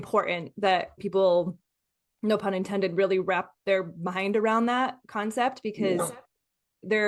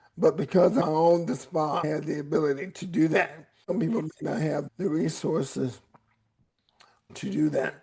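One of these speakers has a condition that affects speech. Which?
The second: ALS; 11 years since diagnosis, weekly physical therapy; voice raspy at times.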